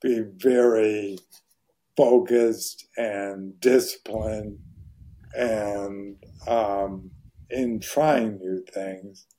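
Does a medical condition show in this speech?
Yes: ALS; probably hereditary, father and uncle died of ALS; right hand not working; voice very hoarse.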